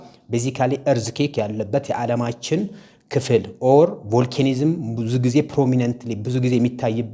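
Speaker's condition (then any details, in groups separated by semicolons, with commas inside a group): No condition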